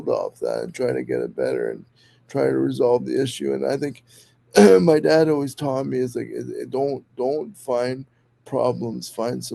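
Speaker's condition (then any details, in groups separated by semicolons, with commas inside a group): Cerebral palsy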